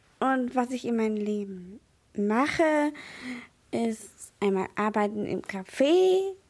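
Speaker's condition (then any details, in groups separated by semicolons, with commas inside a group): Down syndrome; trisomy 21, congenital, third copy of chromosome 21, 47 instead of 46 chromosomes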